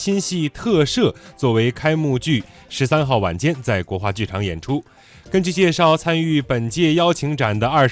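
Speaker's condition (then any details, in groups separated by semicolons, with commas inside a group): No condition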